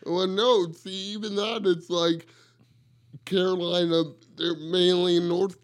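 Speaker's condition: Cerebral palsy; from birth, two months premature, umbilical cord around neck, oxygen mask at birth, wheelchair user; can barely type

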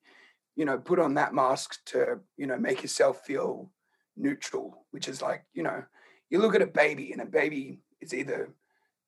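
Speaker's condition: Laryngeal cancer; in voice box

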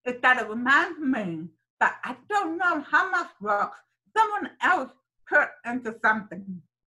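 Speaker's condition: Deafness, sensorineural hearing loss; damaged nerves

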